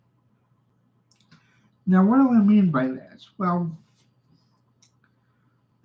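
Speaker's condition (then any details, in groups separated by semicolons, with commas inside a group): Cerebral palsy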